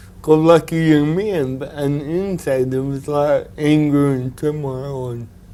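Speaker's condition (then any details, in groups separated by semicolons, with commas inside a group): Cerebral palsy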